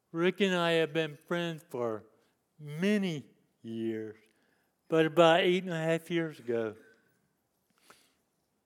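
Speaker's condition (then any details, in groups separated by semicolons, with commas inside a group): Cerebral palsy; lifelong disability since youth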